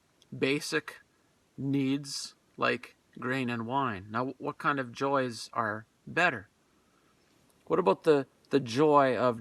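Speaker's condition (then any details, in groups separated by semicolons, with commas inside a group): No condition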